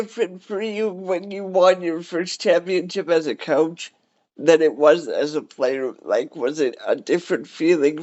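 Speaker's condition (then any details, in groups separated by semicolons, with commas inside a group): Cerebral palsy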